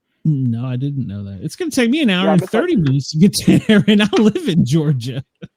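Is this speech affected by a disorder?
No.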